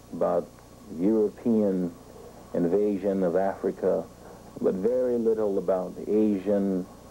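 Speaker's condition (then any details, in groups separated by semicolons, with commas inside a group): No condition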